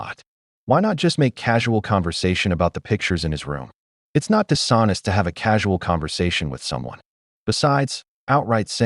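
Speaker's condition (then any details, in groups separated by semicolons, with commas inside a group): No condition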